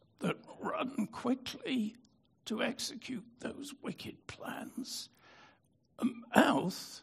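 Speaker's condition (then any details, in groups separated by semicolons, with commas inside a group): Spasmodic dystonia; prior stroke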